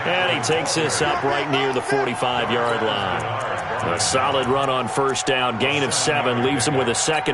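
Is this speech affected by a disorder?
No.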